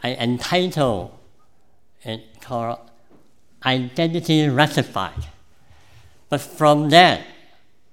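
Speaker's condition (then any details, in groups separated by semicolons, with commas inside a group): Cleft palate; congenital cleft palate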